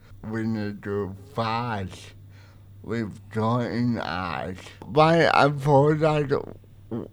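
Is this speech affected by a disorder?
Yes: cerebral palsy; uses light writer communication device; interview combines own voice with audio typed on Lightwriter communication device.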